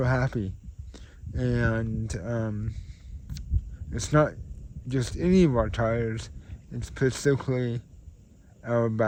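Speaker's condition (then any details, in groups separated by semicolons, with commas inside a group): Cerebral palsy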